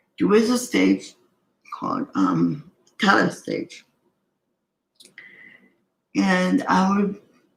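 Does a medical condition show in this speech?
Yes: cerebral palsy.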